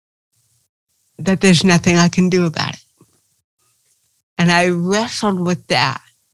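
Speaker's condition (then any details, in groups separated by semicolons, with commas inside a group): Cerebral palsy; since birth, limits movement, not quick on bike as child, felt unable to play professional tennis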